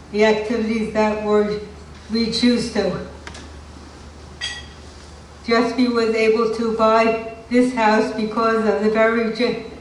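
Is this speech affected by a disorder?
Yes: cerebral palsy; limits some physical abilities.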